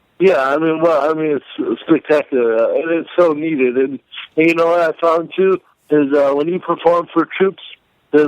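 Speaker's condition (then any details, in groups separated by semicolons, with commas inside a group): Cerebral palsy; may sound drunk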